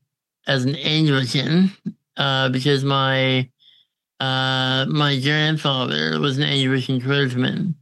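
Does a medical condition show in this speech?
Yes: congenital muscular dystrophy; uses ventilator, goes out downtown independently with ventilator.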